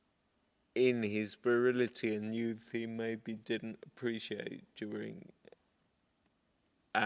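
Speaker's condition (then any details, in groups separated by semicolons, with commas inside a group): Multiple sclerosis, progressive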